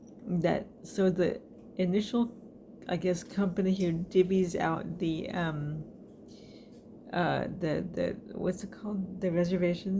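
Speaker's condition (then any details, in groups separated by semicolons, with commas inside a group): Cerebral palsy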